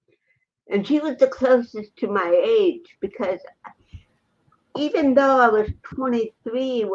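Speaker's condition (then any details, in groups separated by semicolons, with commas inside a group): Cerebral palsy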